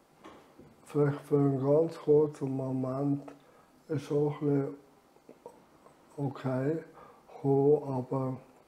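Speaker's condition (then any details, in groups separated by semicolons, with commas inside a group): Amyotrophic lateral sclerosis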